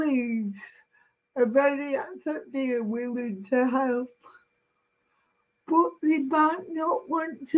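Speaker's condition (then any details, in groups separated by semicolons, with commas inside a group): Cerebral palsy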